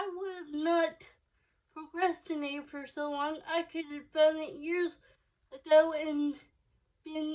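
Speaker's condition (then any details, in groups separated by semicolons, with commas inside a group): Cerebral palsy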